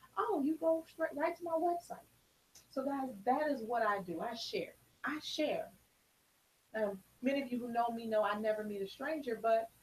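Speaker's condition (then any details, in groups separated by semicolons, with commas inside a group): No condition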